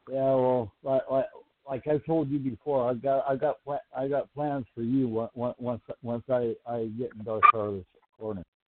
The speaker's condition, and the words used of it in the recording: Stuttering. I with my stuttering background and stuff, I just don't think I could do it